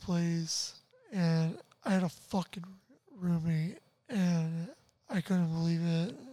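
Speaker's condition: Tracheostomy, ventilator dependent; early cuff-up voicelessness

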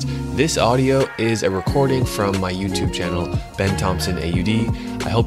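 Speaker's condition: No condition

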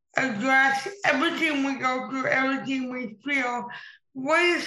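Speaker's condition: Impaired speech, cerebral palsy; older adult, formerly used walker, broke legs, now uses wheelchair; still able to speak

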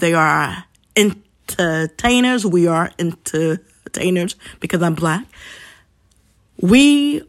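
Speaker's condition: Stuttering; traumatic brain injury survivor, gets worn out with brain overload; stumbles upon words, listeners asked to breathe and wait through stumbles; repeated sounds, prolonged sounds, blocks

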